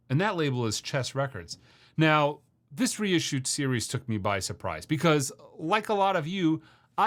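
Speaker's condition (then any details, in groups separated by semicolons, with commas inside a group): No condition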